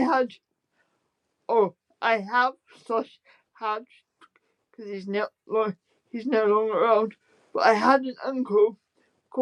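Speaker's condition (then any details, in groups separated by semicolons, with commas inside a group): Spastic quadriplegic cerebral palsy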